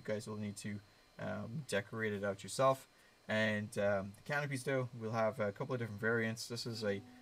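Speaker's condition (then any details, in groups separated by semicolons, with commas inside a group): No condition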